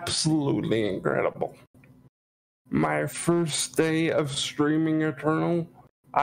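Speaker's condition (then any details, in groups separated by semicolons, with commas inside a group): Cerebral palsy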